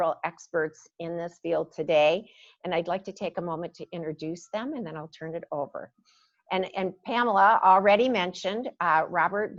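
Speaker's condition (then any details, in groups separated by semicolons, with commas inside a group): No condition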